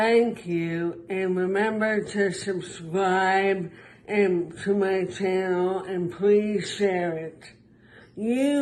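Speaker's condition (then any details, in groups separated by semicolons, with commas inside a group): Traumatic brain injury; could not blow out candles for years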